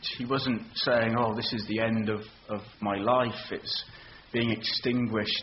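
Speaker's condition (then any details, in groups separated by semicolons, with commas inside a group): No condition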